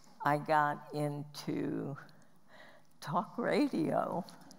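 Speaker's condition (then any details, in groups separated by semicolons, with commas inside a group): Spasmodic dysphonia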